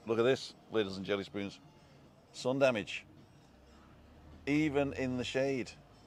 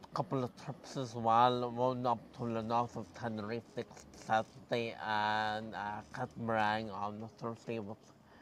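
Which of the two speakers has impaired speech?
The second: cerebral palsy.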